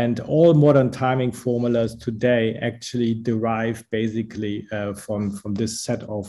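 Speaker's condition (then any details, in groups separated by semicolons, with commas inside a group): No condition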